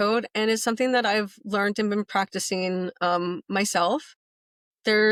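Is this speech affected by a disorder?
No.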